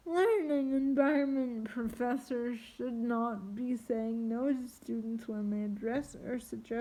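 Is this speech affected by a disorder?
Yes: triplegic cerebral palsy.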